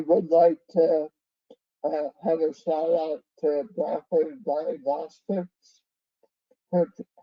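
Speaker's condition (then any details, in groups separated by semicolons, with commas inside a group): Head and neck cancer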